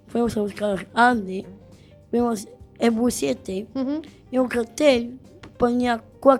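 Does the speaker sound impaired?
Yes: Down syndrome; present from birth.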